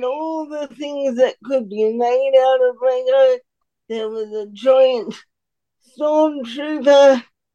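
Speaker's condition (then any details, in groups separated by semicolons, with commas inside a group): Cerebral palsy; uses wheelchair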